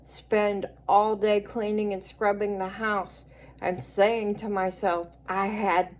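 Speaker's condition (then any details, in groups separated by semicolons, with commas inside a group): Cerebral palsy; speech noticeably atypical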